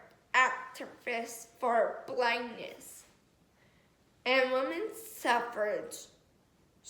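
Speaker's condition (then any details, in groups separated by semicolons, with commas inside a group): Cerebral palsy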